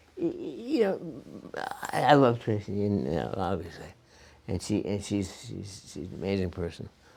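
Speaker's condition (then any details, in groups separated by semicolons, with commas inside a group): Parkinson's disease; over 30 years since onset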